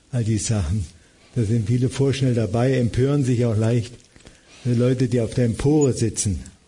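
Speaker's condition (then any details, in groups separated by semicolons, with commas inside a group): Parkinson's disease; host asks for his voice to be made louder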